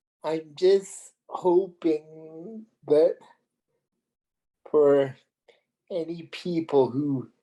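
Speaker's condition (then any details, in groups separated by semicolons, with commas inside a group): Cerebral palsy; premature birth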